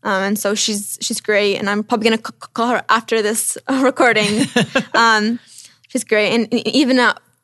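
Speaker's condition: Stutter; severe, onset at age 3 or 4, many years of speech therapy; improved, no longer blocking; long-standing difficulty expressing self verbally, hard to order pizza on the phone; repeated sounds, repeated words

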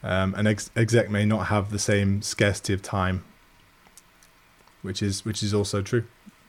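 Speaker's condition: No condition

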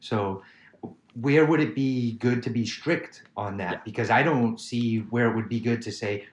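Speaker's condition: No condition

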